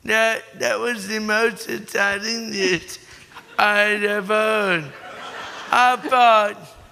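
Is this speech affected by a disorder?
Yes: cerebral palsy; born premature.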